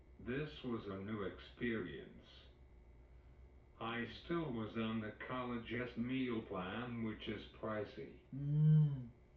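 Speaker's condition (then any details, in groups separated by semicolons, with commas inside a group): Cerebral palsy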